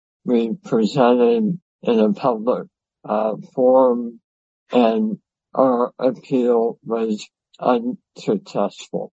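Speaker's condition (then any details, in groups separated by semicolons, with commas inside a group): Head and neck cancer; five-time survivor, surgery, radiation, years of toxic chemotherapy, about 2.5 years intense treatment; severe dysphagia from surgery, radiation and chemotherapy effects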